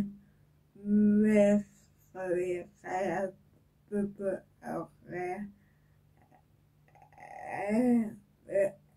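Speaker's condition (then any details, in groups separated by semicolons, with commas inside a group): Cerebral palsy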